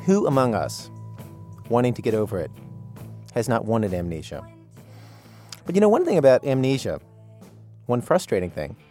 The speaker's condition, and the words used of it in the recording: None; typical speech.